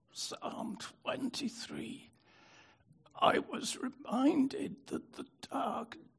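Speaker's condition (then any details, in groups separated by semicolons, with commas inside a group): Spasmodic dystonia; brain disorder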